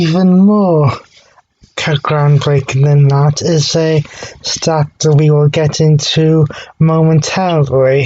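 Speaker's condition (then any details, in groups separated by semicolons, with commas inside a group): No condition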